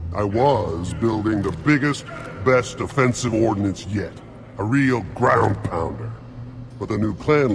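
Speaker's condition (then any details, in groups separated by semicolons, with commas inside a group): No condition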